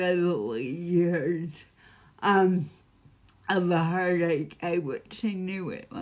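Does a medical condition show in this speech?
Yes: cerebral palsy.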